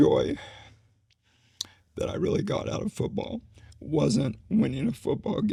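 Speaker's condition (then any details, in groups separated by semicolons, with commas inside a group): ALS; needs voice rest during conversation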